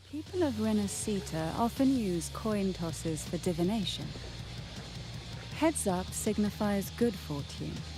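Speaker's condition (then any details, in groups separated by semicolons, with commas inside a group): No condition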